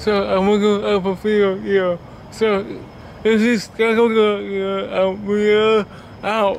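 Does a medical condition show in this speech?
Yes: cerebral palsy; speech disability.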